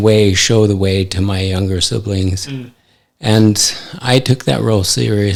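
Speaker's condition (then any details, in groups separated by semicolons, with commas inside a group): ALS; affects hand function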